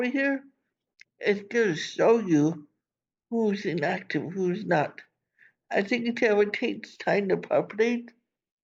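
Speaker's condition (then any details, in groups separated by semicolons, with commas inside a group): Cerebral palsy; from birth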